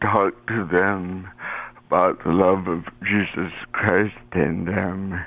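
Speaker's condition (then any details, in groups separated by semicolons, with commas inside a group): Cerebral palsy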